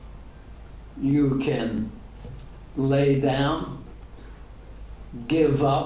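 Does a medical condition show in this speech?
Yes: ALS; degenerative; diagnosed ten years ago.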